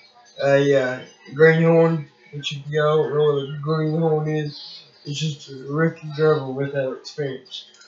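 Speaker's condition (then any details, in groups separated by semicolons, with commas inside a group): Cerebral palsy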